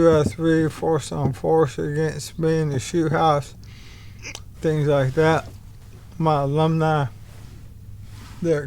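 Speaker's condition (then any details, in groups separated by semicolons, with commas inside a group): ALS; bulbar-upper onset, tongue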